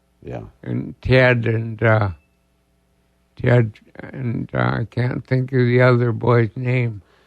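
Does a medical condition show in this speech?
Yes: ALS; diagnosed about two years ago.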